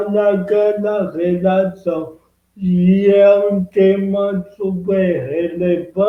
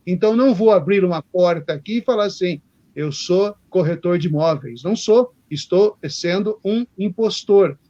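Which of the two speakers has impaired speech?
The first: cerebral palsy; present from birth.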